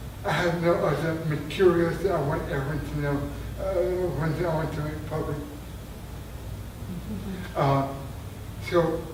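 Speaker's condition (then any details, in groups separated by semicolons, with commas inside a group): Traumatic brain injury; near-fatal injury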